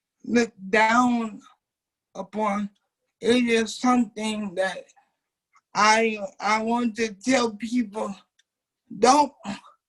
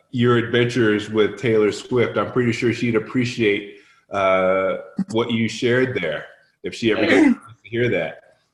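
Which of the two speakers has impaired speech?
The first: cerebral palsy; cerebral palsy, from birth, uses wheelchair; 27 years; speech expected absent, now speaks very well.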